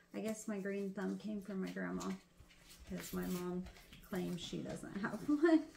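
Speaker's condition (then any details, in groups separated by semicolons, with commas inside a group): No condition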